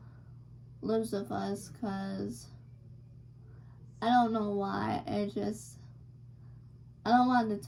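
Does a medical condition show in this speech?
Yes: cerebral palsy.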